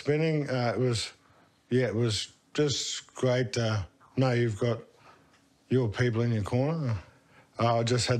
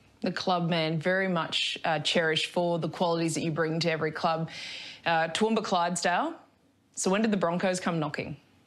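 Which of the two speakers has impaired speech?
The first: motor neurone disease; affects half of body, spreading to legs; over four years since diagnosis, weakening, occasional falls; speech now affected, swallowing and talking still possible.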